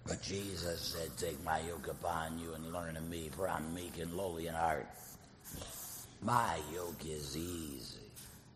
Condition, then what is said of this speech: Laryngectomy. If my mother were alive, she would say, how dare you speak to me in that tone of voice.